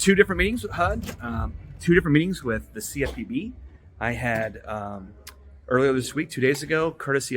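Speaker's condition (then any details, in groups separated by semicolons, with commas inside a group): No condition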